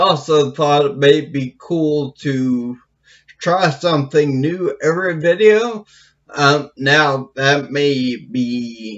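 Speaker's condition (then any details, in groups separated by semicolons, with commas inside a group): Brain injury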